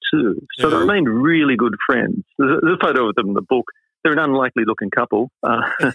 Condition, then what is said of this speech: None; typical speech.